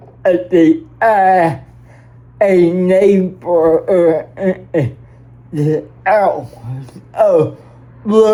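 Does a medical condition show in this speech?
Yes: cerebral palsy.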